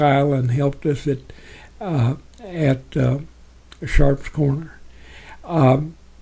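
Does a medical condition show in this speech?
Yes: Parkinson's; tremors as early symptom.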